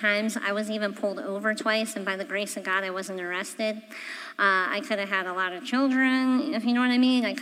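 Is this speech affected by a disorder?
Yes: cleft palate; congenital.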